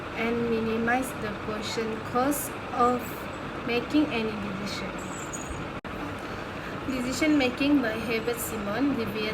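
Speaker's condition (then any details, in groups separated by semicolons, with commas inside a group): No condition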